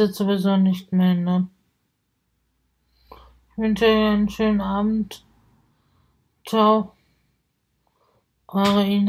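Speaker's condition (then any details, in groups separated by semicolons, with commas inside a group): Spasticity from birth; multiple sclerosis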